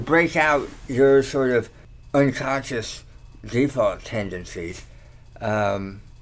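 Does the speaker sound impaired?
Yes: tongue cancer surgery; long convalescence.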